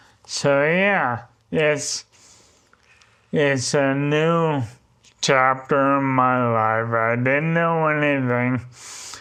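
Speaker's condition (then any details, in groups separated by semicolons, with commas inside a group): ALS; slow progression, leg onset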